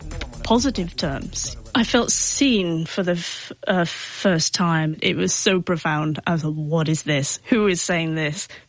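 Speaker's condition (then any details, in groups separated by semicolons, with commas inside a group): Stammer; onset about age 6, around starting school; as child spoke in high silly voice to avoid stammering; prolonged sounds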